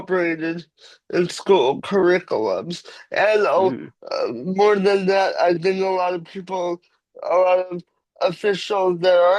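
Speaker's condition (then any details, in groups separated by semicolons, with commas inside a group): Cerebral palsy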